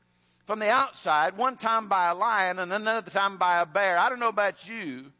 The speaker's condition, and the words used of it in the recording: None; typical speech.